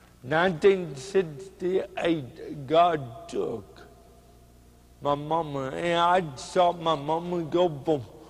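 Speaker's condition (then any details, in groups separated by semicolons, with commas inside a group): Cerebral palsy; speech hard to understand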